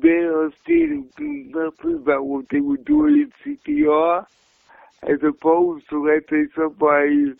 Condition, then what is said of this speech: Cerebral palsy. At first it was a little hard to hear him because of his speech impediment, but he repeated things when I got lost and I got used to his voice over the hour or so that we spoke.